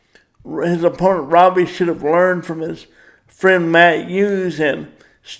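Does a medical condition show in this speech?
Yes: cerebral palsy; power wheelchair.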